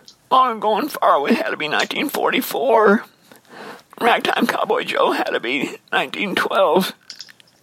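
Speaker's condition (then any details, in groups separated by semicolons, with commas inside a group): Dysphonia; onset during recording project, lost singing voice, steroid dose allowed finishing last 28 songs; raspy, sometimes squeaky, strained voice, lost ability to sing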